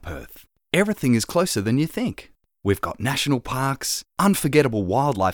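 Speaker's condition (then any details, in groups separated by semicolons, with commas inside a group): No condition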